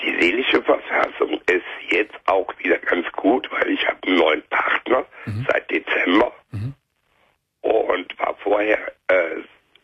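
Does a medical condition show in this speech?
Yes: laryngeal cancer; five nodules surgically removed from larynx, larynx can be preserved, no metastases found; diagnosed about six weeks ago, severe chemotherapy due to start in four weeks; hoarse voice, sounds somewhat like a cold.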